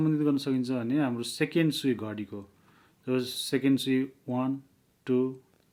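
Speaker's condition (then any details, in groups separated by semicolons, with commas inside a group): No condition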